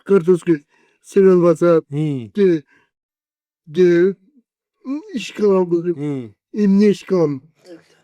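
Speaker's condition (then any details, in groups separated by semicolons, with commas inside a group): Cerebral palsy; 40 years with condition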